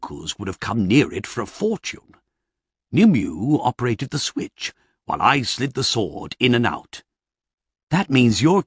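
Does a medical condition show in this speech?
No.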